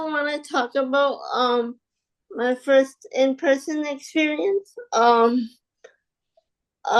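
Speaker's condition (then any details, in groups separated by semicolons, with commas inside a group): Spastic quadriplegic cerebral palsy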